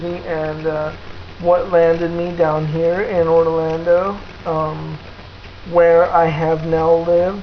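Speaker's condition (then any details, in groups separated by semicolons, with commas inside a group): Cerebral palsy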